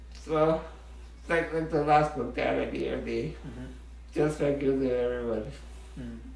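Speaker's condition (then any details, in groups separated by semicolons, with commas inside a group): Muscular dystrophy; diagnosed around age 6 or 7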